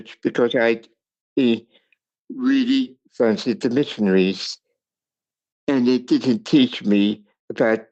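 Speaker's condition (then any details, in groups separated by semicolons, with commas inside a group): Cerebral palsy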